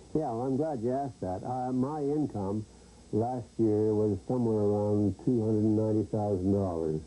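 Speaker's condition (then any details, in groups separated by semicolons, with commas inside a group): No condition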